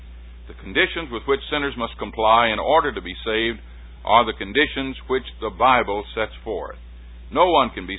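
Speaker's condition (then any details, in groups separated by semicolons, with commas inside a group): No condition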